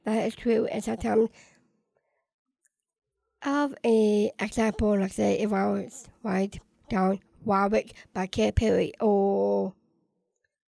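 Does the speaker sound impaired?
Yes: Down syndrome.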